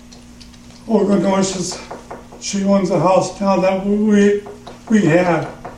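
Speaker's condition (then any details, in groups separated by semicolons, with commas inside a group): Parkinson's; trouble in the throat when speaking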